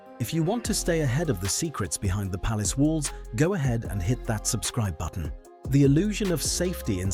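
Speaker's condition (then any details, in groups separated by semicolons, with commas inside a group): No condition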